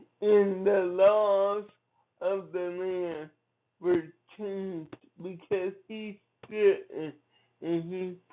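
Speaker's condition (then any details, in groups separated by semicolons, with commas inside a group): Cerebral palsy; from birth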